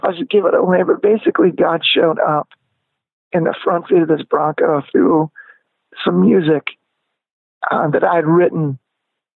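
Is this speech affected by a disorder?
Yes: spasmodic dysphonia; onset at peak of singing career.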